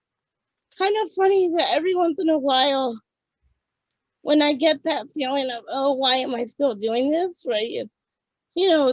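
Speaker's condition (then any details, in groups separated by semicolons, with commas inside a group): Cerebral palsy; birth oxygen deprivation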